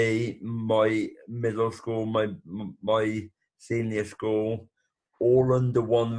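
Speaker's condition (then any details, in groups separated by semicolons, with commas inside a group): Brain bleed with facial paralysis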